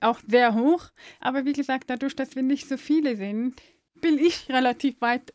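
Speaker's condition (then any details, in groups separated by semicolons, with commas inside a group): Deafness; deaf since birth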